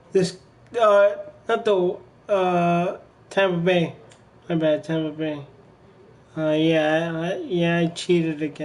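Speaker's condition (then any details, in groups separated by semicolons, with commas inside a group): Cerebral palsy; from birth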